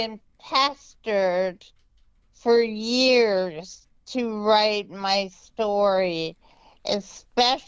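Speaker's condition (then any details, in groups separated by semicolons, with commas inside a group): Multiple sclerosis; diagnosed at age 17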